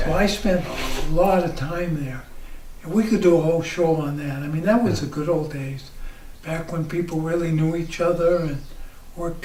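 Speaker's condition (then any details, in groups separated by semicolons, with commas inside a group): ALS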